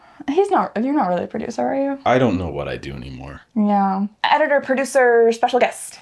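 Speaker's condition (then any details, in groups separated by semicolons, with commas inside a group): No condition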